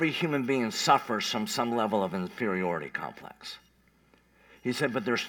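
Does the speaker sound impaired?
Yes: cleft palate; congenital cleft palate with other complications.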